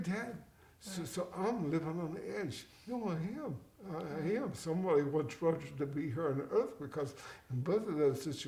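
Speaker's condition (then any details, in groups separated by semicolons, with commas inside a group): Cerebral palsy, mild; affects speech and walking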